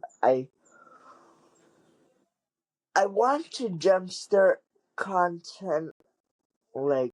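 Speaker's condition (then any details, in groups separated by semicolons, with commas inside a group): Cerebral palsy; wheelchair user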